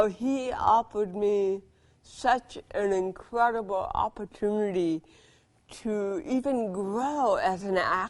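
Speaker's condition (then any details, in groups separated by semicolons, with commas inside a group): Cerebral palsy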